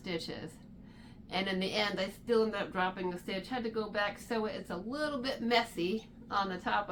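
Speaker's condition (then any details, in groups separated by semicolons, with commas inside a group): No condition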